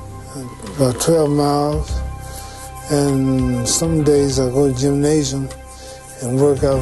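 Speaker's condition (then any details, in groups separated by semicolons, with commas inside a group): Parkinson's syndrome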